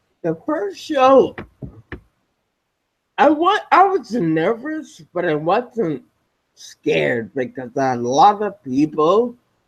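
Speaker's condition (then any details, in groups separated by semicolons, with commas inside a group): Spinocerebellar ataxia type 7, SCA7; speech impaired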